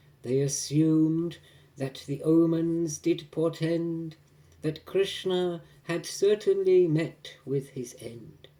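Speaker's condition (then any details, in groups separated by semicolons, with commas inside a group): No condition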